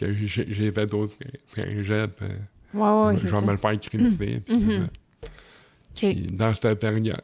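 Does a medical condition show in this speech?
Yes: cerebral palsy.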